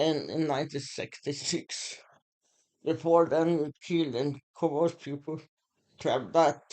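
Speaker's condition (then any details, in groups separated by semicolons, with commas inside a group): Muscular Parkinson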